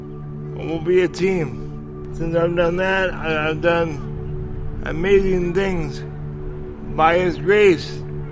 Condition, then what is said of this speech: Cerebral palsy. Okay? So please don't be confused by his manner.